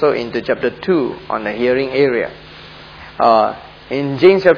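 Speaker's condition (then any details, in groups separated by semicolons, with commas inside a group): No condition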